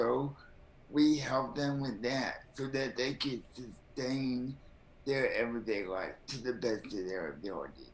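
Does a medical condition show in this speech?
Yes: cerebral palsy.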